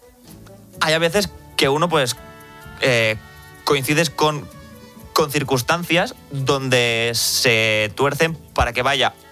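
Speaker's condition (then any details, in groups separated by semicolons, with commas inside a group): Stuttering; stuttering since childhood; stutter more or less controlled, sometimes gets out of control, gets stuck on words, stutters less when singing; prolonged sounds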